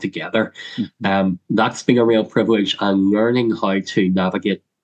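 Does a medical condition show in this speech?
Yes: cleft lip and palate; much speech therapy in childhood, dreaded reading aloud and public speaking as child.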